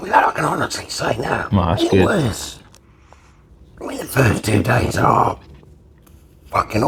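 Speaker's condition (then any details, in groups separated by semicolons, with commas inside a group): Laryngectomy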